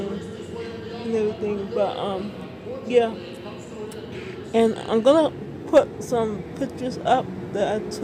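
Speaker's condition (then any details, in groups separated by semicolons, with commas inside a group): Speech impairment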